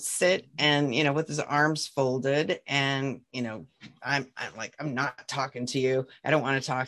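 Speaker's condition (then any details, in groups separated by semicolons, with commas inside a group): No condition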